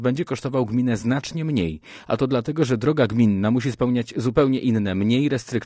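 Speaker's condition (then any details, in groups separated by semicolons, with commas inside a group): No condition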